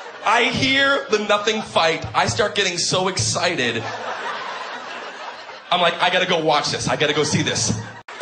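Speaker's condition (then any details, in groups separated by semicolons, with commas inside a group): No condition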